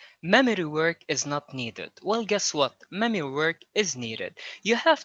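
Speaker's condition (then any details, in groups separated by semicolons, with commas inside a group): No condition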